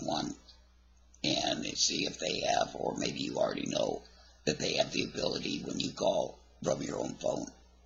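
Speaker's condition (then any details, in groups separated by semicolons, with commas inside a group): Laryngectomy; neck breather, may be unable to speak in emergency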